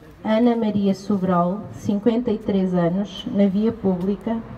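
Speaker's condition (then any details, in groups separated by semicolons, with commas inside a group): No condition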